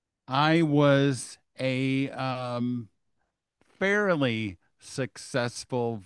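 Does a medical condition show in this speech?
Yes: aphasia and apraxia; one stroke around june, brain aneurysm, aneurysm surgery, later seizure on the 29th; talking much better than about two weeks ago; initially could not talk at all.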